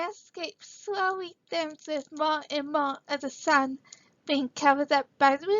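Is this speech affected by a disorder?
Yes: cerebral palsy.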